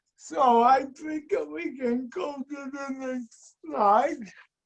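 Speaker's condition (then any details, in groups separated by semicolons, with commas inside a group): Speech and mobility impairment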